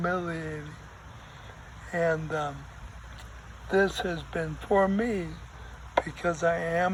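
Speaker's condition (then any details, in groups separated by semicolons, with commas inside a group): ALS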